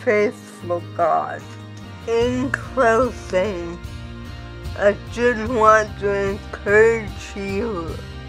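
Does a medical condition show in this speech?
Yes: cerebral palsy.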